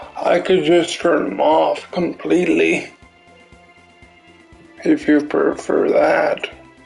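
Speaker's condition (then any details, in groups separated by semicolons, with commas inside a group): Cerebral palsy; affects limbs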